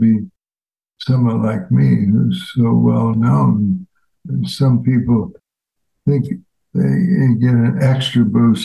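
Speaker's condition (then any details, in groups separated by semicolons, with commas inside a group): ALS; fatal progressive disease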